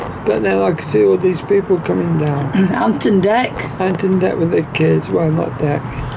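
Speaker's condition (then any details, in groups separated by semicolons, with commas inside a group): Motor neurone disease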